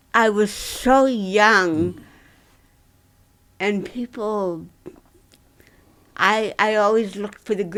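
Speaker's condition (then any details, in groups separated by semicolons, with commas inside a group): Dystonia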